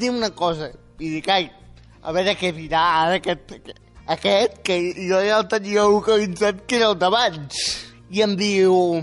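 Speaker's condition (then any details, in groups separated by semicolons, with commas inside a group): Spastic quadriplegic cerebral palsy; age 18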